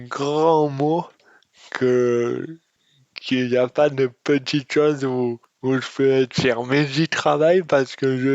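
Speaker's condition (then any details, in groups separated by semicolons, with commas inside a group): Dystonia; speech disorder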